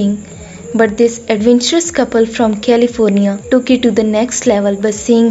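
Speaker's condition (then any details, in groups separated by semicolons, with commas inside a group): No condition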